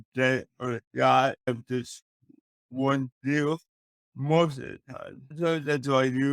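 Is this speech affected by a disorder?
Yes: cerebral palsy; speech affected.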